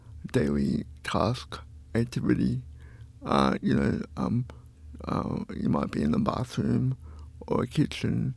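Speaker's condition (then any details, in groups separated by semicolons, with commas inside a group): Cerebral palsy; cerebral palsy from birth, born two months premature, died twice at birth, lifelong wheelchair user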